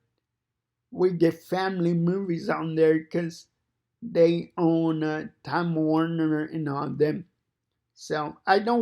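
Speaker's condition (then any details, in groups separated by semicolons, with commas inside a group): Cerebral palsy; fine motor impairment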